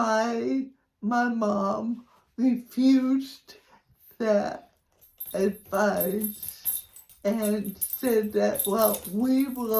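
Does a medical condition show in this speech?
Yes: cerebral palsy.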